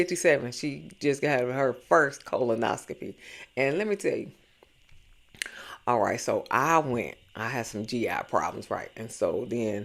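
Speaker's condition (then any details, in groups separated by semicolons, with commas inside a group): No condition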